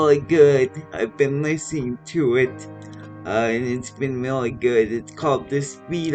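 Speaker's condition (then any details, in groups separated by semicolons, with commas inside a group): Cerebral palsy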